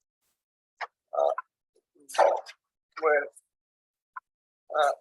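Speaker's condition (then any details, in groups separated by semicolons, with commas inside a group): ALS; onset in hands and arms, tracheostomy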